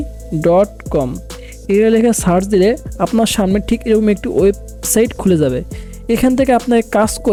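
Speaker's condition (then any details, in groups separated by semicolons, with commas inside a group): No condition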